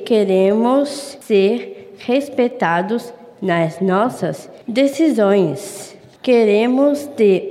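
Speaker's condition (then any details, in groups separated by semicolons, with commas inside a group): Down syndrome; chromosome 21 alteration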